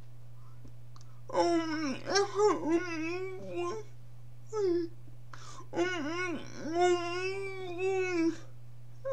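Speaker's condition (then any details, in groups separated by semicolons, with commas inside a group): Cerebral palsy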